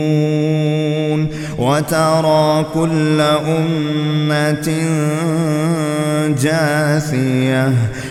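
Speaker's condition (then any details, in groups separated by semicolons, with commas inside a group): No condition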